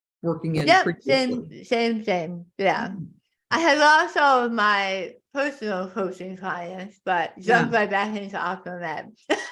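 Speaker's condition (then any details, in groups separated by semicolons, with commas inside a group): Tongue cancer; stage four tongue carcinoma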